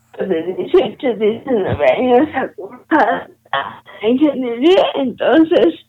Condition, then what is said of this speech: Cerebral palsy. Tengo ciertas dificultades al hablar, al moverme, al tocar las cosas, pero todo el ojo normal.